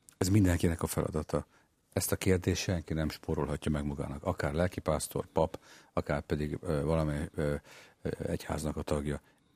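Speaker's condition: No condition

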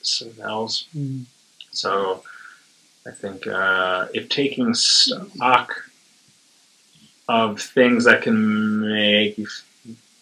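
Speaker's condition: Stuttering; tends toward covert stuttering, past speech therapy, deep breathing helps; stuttering holding back less than in previous years; tense throat, jaw and abdomen when stuttering, sometimes fluent for no reason; prolonged sounds, blocks

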